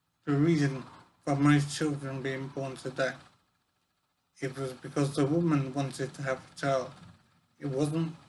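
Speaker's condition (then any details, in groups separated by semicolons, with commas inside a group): Brain injury; severe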